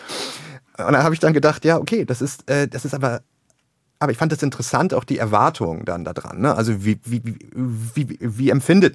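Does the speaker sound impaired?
Yes: stuttering; stuttering since childhood, much worse about 20 years ago, years of intensive speech therapy (logopedics); rather fluent day, interview not stressful, bad days milder than before; blocks, plosives hardest incl. d and w, soft onsets, pauses to breathe, less stuttering in self-talk; here repeated sounds, prolonged sounds.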